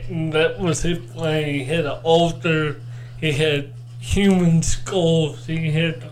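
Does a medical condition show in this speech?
Yes: cerebral palsy; born not breathing.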